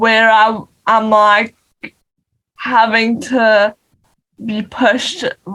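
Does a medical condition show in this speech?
Yes: cerebral palsy.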